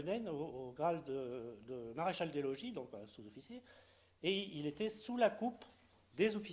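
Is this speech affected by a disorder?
No.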